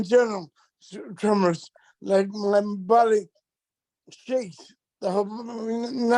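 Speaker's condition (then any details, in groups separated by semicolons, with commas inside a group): Multiple system atrophy; speech affected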